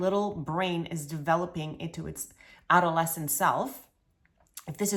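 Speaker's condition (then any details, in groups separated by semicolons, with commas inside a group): No condition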